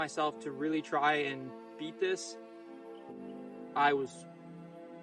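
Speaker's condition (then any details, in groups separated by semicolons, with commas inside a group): No condition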